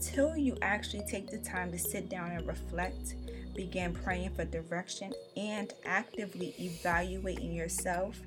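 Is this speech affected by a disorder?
No.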